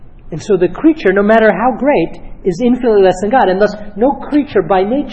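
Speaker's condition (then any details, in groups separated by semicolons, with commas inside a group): No condition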